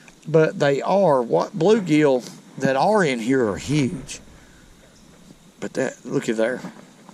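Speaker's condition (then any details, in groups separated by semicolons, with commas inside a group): No condition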